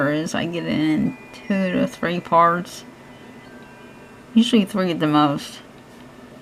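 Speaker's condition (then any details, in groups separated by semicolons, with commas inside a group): Cerebral palsy; hands affected, shaking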